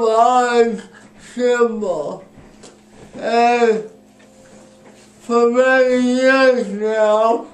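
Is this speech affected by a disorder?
Yes: speech impairment after birth surgery.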